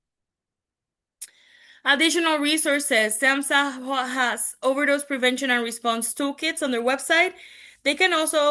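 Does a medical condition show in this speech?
No.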